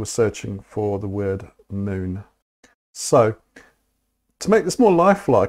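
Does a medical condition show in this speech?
No.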